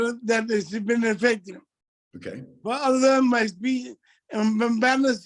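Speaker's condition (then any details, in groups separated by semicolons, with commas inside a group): Multiple system atrophy; speech affected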